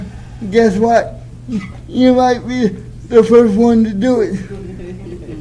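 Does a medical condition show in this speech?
Yes: cerebral palsy.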